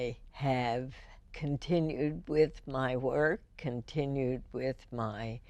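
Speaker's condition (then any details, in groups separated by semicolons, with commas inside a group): Spasmodic dysphonia; imperfect voice, deliberate pacing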